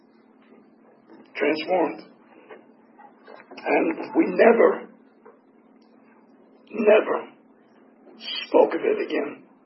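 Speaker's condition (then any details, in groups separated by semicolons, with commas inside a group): Tracheotomy; tracheotomy for 4 years, 8 surgeries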